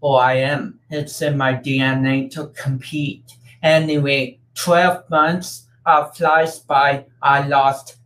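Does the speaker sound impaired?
Yes: cerebral palsy; umbilical cord slightly wrapped around neck.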